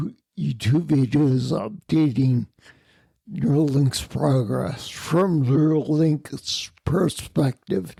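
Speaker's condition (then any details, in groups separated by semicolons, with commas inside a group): Spinocerebellar ataxia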